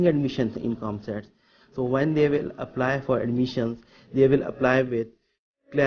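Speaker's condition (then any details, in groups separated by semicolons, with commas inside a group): No condition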